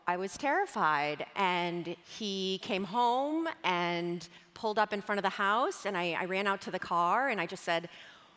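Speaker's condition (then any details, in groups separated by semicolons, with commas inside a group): No condition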